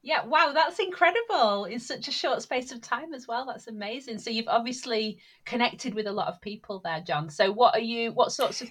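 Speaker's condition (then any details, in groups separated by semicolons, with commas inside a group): No condition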